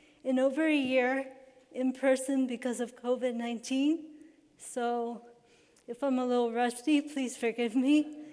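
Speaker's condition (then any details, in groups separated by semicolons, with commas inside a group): Cerebral palsy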